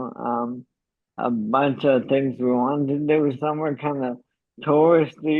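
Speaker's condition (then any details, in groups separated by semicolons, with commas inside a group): ALS; diagnosed mid-30s, over 3 years, uses wheelchair; uses pre-recorded voice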